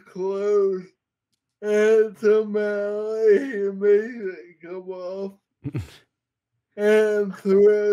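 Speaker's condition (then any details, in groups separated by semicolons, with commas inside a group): Friedreich's ataxia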